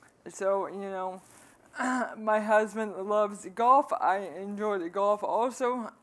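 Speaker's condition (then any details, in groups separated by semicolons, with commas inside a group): ALS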